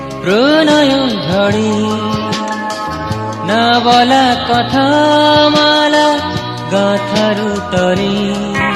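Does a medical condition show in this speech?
No.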